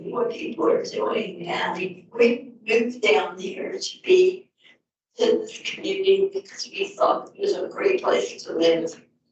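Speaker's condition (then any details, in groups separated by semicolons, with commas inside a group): Multiple sclerosis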